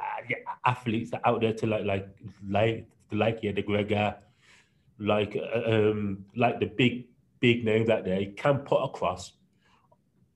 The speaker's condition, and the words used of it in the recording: Stuttering. Yeah, everybody's scared of certain things, but have to try to speak to people slowly.